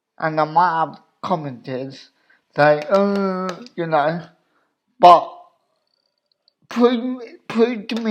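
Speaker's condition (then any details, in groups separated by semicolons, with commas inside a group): Cerebral palsy; obvious speech impediment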